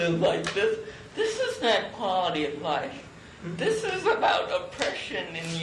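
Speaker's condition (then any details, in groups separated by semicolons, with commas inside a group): Cerebral palsy; from birth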